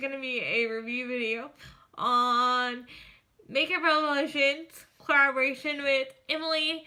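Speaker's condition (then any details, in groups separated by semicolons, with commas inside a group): Cerebral palsy, spastic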